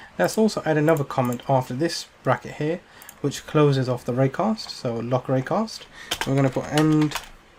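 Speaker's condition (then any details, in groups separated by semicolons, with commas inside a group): No condition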